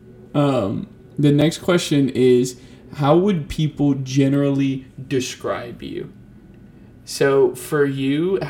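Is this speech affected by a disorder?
No.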